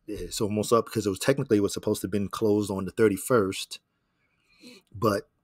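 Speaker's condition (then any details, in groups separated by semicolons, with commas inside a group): No condition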